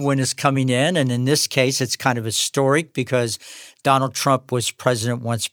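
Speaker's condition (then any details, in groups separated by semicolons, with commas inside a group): No condition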